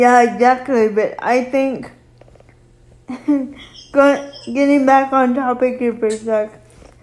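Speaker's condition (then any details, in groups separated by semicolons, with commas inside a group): Cerebral palsy; can speak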